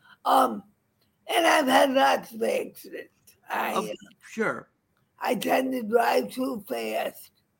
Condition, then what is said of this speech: Cerebral palsy. I mean, I had my step-grandson, when he was three, we were walking out to Chili's, and he looked at me and he said, "Why do you talk all drooly and walk all wobbly?"